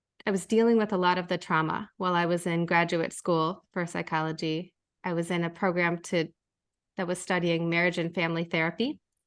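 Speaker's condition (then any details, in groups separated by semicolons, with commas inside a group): No condition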